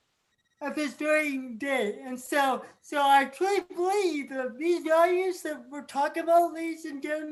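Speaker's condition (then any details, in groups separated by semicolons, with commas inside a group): Cerebral palsy; from birth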